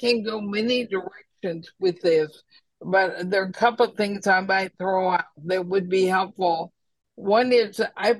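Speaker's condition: ALS; estimated little over a year to live

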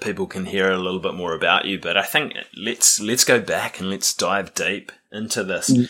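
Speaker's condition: No condition

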